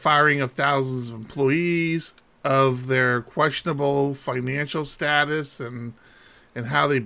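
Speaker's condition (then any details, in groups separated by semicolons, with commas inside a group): No condition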